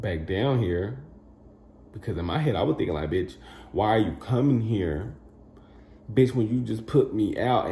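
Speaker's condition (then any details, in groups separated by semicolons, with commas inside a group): No condition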